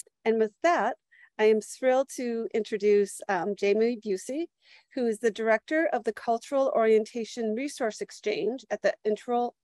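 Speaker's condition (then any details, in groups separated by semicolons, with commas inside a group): No condition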